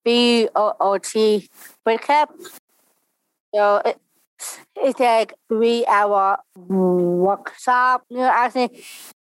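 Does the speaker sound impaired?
Yes: Down syndrome; congenital.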